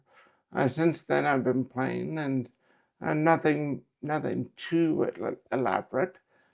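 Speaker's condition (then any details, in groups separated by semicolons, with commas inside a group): Cerebral palsy; affects speech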